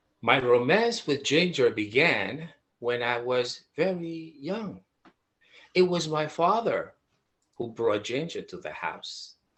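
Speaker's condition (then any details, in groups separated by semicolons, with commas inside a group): No condition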